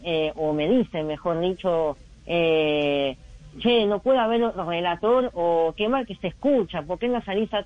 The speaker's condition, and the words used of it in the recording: Cleft palate. Es un muchacho con labio leporino, con labio leporino. Se nota en la, en la transmisión, se nota en la transmisión.